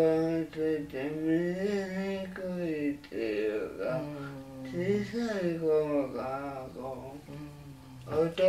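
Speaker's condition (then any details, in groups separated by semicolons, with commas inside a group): Cerebral palsy; severe, uses a wheelchair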